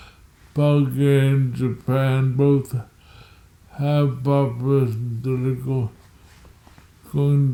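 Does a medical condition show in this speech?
Yes: multiple sclerosis.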